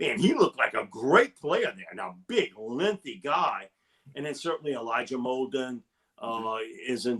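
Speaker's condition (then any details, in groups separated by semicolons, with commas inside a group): No condition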